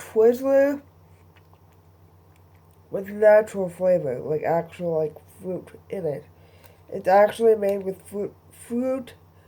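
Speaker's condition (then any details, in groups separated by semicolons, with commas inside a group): Cerebral palsy; both hands affected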